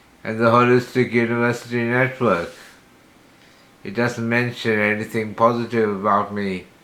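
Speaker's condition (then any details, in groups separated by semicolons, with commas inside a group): Slurred speech from poisoning; hypersalivation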